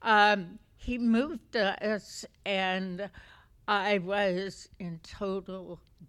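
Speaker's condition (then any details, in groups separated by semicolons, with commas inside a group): Essential tremor; essential tremor affecting voice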